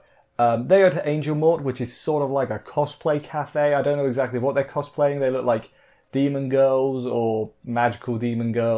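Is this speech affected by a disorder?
No.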